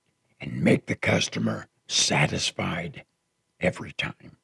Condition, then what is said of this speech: Laryngectomy. There's no way I can get on a podcast and talk publicly because of the raspy voice that cancer left me with.